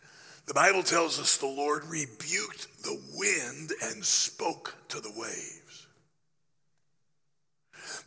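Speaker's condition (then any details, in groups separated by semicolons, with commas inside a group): Laryngeal cancer after radiation; still affected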